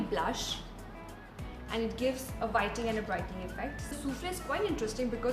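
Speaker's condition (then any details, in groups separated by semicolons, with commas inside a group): No condition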